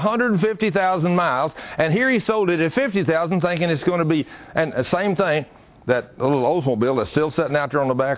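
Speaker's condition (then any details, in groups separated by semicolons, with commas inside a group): No condition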